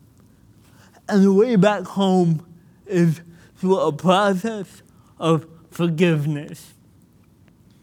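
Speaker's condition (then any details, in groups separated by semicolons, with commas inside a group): Cerebral palsy; spasms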